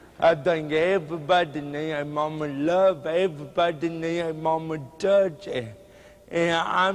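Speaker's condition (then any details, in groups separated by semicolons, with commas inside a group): Cerebral palsy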